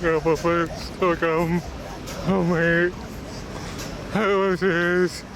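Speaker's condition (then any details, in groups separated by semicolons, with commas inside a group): Cerebral palsy; body affected; speech disability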